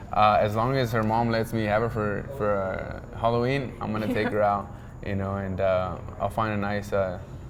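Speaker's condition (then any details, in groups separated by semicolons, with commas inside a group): No condition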